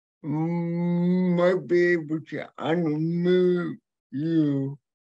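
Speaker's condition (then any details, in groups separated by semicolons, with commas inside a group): Cerebral palsy; hearing impaired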